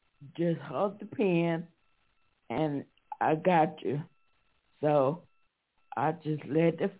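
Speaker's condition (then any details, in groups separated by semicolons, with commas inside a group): Stroke; voice affected by stroke, may be hard to understand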